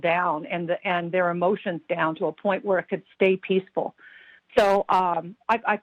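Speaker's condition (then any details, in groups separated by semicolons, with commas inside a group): No condition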